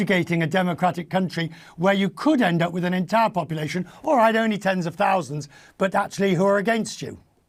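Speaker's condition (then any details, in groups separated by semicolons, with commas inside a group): No condition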